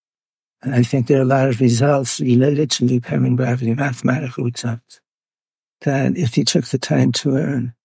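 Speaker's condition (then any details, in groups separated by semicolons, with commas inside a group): Parkinson's; audio hard to capture at points, partly due to movement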